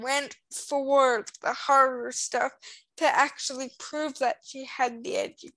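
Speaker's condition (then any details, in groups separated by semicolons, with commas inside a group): Cerebral palsy; congenital spastic cerebral palsy, slowed brain-to-muscle signalling, uses walker and AFOs (ankle-foot orthoses) for walking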